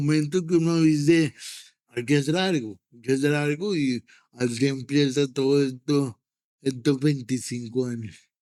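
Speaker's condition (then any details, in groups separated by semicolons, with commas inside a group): Cerebral palsy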